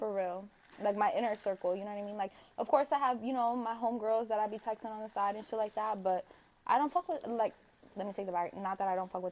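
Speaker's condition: No condition

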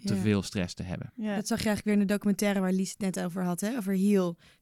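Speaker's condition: No condition

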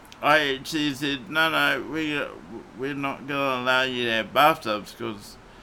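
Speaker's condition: Cerebral palsy; morphine not allowed after it

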